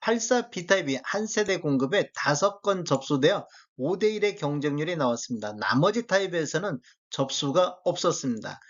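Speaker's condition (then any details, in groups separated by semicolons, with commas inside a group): No condition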